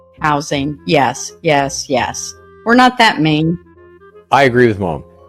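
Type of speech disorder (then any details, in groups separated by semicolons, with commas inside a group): None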